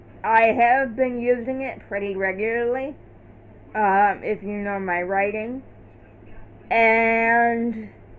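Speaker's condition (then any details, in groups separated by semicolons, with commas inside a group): Cerebral palsy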